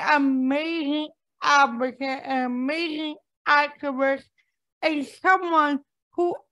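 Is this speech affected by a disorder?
Yes: cerebral palsy; cerebral palsy from lack of oxygen at birth, right-brain damage affecting left side of body; impaired speech.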